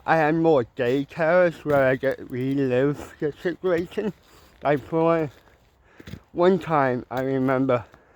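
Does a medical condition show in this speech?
Yes: cerebral palsy; mild, ataxic type.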